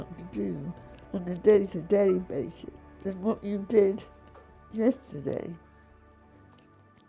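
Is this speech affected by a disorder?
Yes: pompe disease, late onset; breathing weakened, stopped singing, talking very tiring.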